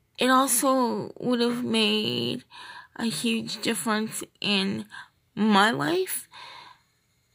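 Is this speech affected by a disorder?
Yes: cerebral palsy, triplegia.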